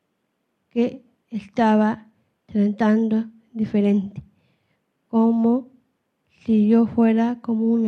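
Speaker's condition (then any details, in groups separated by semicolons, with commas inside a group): Down syndrome; support person Patricia Andrade of Peruvian Down syndrome society present on panel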